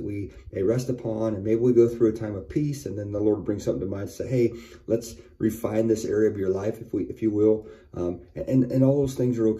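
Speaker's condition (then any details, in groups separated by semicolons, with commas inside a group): No condition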